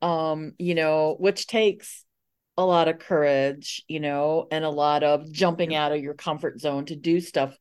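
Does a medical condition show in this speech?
No.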